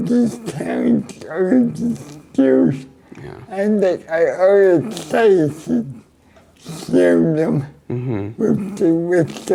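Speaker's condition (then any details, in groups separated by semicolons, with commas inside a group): Cerebral palsy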